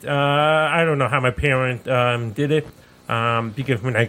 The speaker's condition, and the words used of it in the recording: Deafness. So a lot of people wonder, well, why you sound so different?